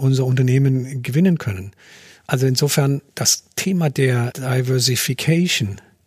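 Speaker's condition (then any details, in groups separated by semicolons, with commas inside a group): No condition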